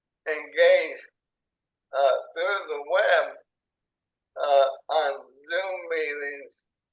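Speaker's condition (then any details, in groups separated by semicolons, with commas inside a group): ALS; onset in hands and arms, tracheostomy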